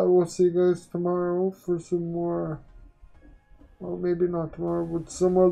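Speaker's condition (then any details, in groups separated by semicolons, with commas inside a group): Quadriplegic cerebral palsy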